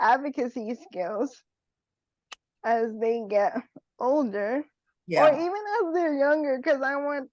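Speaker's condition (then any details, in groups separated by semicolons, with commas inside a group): Cerebral palsy; wheelchair user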